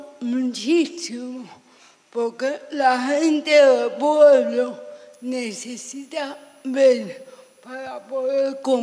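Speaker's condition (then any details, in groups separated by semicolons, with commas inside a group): Severe cerebral palsy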